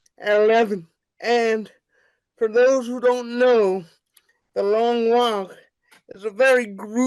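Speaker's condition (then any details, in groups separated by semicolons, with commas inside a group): Cerebral palsy; wheelchair user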